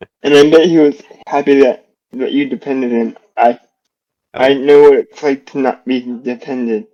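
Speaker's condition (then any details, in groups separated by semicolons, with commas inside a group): Generalized dystonia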